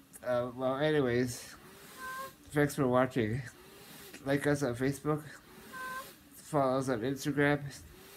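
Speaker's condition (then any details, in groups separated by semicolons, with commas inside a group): Muscular dystrophy, Duchenne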